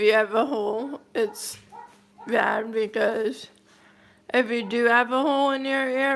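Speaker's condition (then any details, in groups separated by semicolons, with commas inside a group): Cerebral palsy, mild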